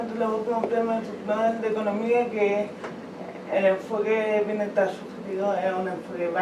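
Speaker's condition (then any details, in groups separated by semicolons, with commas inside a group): Cerebral palsy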